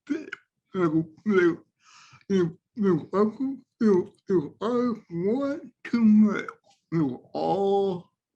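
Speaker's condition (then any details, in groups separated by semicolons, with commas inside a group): Vocal dystonia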